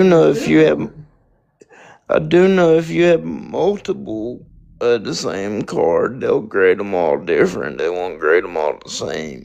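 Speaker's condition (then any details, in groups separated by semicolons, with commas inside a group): Spastic quadriplegic cerebral palsy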